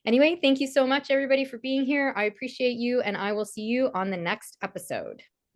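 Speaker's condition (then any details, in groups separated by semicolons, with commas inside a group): No condition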